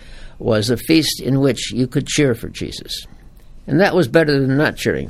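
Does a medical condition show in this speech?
No.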